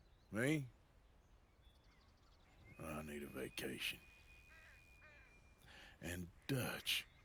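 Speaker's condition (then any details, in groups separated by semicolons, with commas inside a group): No condition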